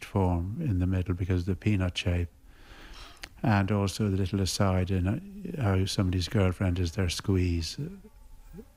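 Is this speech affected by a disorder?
Yes: Parkinson's; progressive, expected to get tougher, affects making steady non-wobbly lines; nearly 70, increasing difficulty with work, relies more on collaboration.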